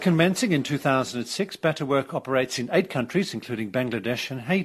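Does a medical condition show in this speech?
No.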